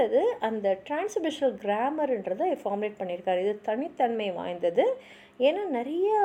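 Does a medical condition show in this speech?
No.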